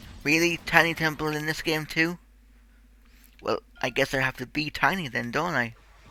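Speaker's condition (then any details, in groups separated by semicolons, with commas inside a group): Cerebral palsy; tight muscles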